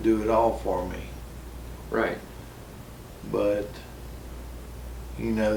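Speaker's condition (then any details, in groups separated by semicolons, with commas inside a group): Parkinson's disease; good and bad days, physical changes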